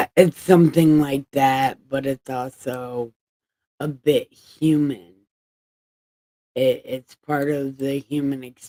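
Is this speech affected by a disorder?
Yes: brain injury; about 10 years after injury.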